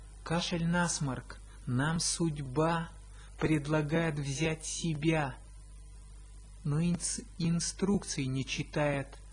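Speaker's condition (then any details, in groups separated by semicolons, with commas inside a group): No condition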